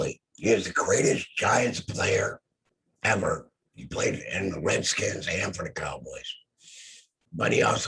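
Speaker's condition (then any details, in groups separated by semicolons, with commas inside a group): Head and neck cancer; laryngectomy; voice lost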